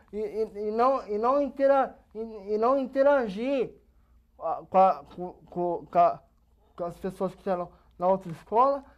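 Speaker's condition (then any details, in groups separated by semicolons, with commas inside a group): Cerebral palsy; age 27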